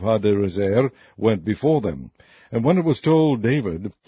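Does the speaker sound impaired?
No.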